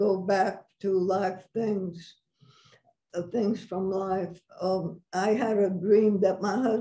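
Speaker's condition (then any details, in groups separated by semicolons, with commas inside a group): Parkinson's; about six years since onset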